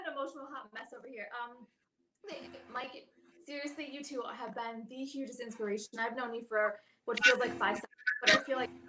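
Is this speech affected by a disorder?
No.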